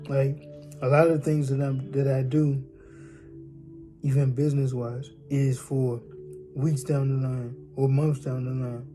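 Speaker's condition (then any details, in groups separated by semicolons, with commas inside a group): Cerebral palsy; from birth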